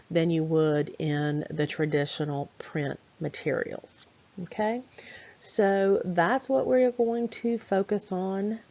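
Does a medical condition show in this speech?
No.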